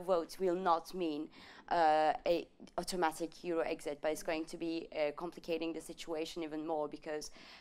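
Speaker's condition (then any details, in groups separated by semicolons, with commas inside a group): No condition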